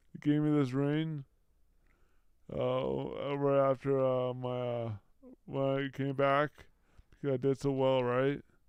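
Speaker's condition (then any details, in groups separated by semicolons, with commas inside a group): Brain injury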